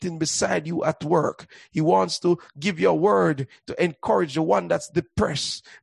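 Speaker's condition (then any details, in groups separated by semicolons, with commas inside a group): No condition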